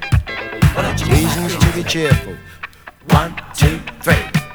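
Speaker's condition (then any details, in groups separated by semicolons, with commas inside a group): No condition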